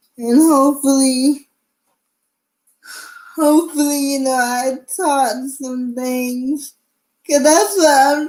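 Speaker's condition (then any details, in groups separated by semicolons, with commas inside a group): Cerebral palsy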